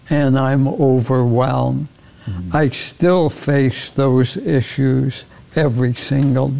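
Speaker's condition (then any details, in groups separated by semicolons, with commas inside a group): ALS; progressive ALS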